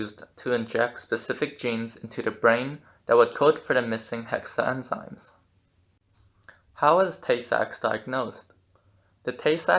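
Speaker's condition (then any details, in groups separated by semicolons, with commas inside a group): No condition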